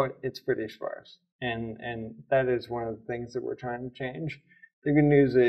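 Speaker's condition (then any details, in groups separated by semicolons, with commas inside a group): ALS; voice and hands affected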